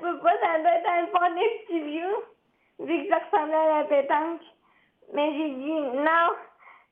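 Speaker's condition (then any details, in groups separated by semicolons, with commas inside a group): Cerebral palsy; since birth, wheelchair user since birth, needs care from a helper; age 20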